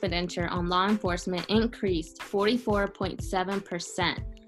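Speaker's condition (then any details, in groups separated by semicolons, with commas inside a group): No condition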